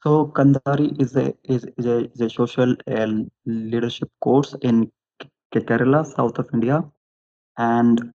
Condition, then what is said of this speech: Stuttering. I'm a person with stammering and I'm gonna stammer, and like it's just being honest to myself and to my listeners that you have to bear